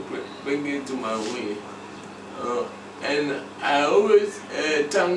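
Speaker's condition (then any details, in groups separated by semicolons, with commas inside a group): Cerebral palsy; underdeveloped brain movement and speech areas, affects movement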